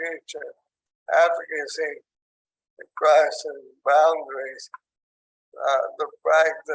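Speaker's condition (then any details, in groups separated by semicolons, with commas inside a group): ALS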